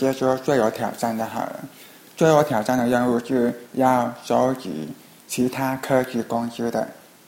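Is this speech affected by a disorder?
Yes: hearing impairment; Skype video calls hard, others speak too fast, gets interrupted, falls behind.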